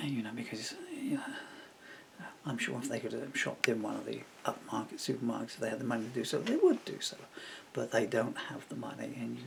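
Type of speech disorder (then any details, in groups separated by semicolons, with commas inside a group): Bulbar dysarthria; progressive bulbar palsy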